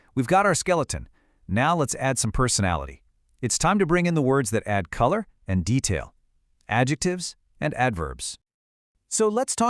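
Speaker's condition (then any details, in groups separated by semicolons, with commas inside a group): No condition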